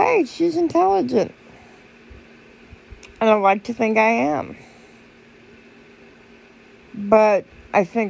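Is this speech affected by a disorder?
Yes: cerebral palsy; speech noticeably atypical.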